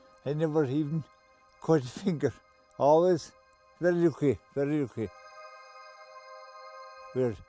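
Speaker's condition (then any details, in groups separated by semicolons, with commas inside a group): Injury from scaffolding fall; after workplace fall accident; worse than before, had suddenly recovered once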